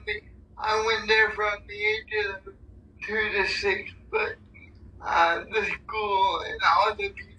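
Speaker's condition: Cerebral palsy; physically challenged

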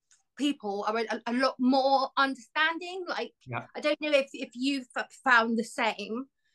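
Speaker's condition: Stammer; adult-onset stammer with tics, progressed over time; stammer always changing, shifting escape behaviours, formerly blew raspberries, worse with anxiety; repeated sounds, prolonged sounds

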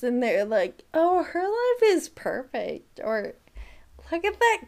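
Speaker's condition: Friedreich's ataxia; spinal fusion at 17

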